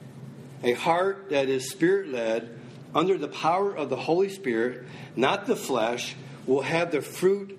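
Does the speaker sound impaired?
No.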